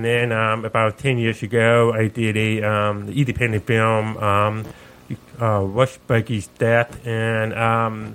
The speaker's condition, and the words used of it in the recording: Deafness. So I ... radio, I'll probably start off with my most obvious trait, my deaf accent.